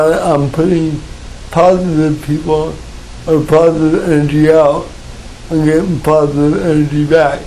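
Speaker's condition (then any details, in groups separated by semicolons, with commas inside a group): Cerebral palsy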